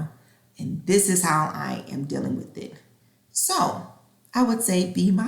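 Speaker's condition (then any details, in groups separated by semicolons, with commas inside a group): No condition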